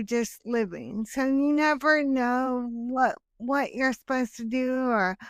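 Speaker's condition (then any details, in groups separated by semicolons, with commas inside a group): Cerebral palsy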